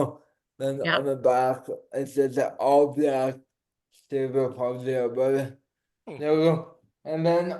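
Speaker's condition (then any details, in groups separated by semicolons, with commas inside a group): Cerebral palsy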